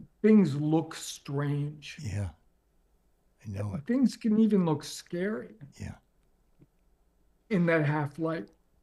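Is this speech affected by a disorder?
Yes: ALS; progressive, onset leg, spread to core, arms, hands, neck; 4.5 years since diagnosis, paralyzed below mid-throat, ventilator, powered wheelchair, near end stage; difficulty speaking and breathing, ventilator inflates lungs for voice, eye-tracking.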